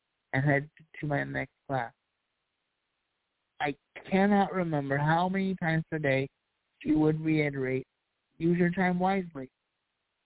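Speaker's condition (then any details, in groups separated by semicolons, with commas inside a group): Cerebral palsy; past challenges speaking up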